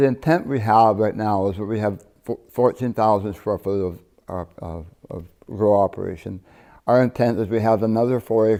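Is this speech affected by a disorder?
Yes: partial glossectomy for tongue cancer.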